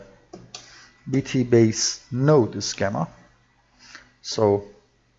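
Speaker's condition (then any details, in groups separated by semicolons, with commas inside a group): No condition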